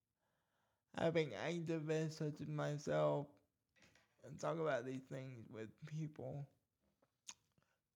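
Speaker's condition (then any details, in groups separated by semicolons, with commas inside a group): Cerebral palsy; scratchy throat and gag reflex issues at times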